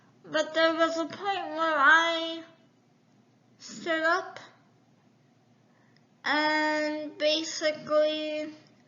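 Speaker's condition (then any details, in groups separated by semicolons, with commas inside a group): Cerebral palsy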